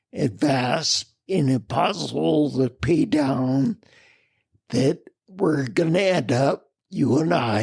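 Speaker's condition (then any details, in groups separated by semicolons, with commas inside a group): Spinocerebellar ataxia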